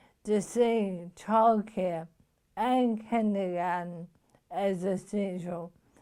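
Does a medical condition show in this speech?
Yes: motor neuron disease.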